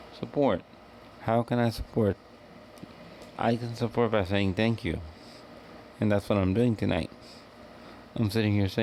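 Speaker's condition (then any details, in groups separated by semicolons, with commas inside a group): Cerebral palsy; wheelchair user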